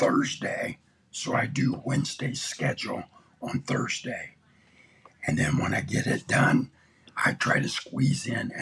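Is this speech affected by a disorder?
Yes: throat cancer; tracheostomy tube.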